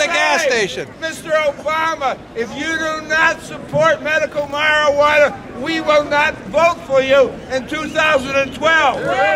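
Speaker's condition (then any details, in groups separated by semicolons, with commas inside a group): No condition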